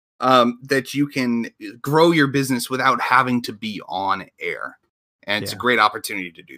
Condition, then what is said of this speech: No condition.